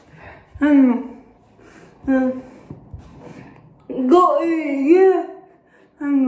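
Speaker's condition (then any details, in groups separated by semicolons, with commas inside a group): Cerebral palsy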